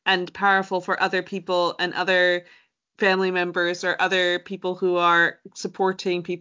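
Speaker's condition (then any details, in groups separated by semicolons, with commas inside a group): No condition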